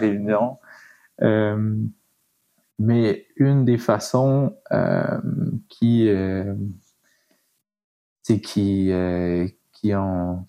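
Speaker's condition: Stuttering; long hidden, since at least secondary school; hesitation in words, no stuttering when feeling good and confident, stutter audible in early podcast episodes; repeated words, prolonged sounds

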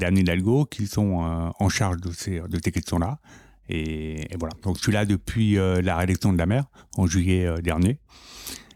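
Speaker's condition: Profound deafness from birth, congenital; perceives sounds, half lipreading half hearing, must see speaker, group talk tiring, video relay centre for calls

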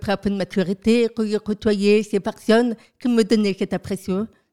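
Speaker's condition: Profound deafness from birth, profound, congenital

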